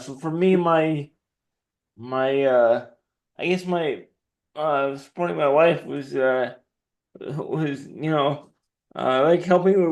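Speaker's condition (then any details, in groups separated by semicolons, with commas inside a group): Cerebral palsy; dexterity issue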